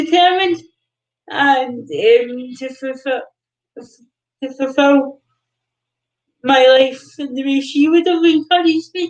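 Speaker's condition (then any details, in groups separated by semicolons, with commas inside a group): Cerebral palsy; predicted never to talk, now talks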